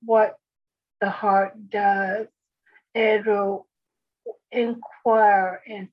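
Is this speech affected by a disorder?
Yes: speech impediment; about 2 years since stroke.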